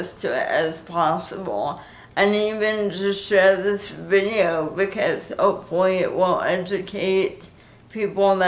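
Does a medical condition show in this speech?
Yes: cerebral palsy.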